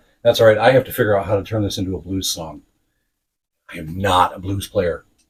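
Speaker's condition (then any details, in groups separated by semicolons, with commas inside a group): No condition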